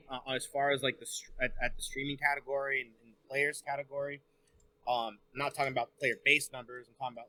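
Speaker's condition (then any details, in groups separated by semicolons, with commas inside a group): No condition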